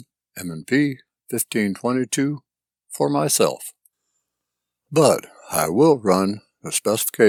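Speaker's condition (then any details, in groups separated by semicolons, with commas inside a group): No condition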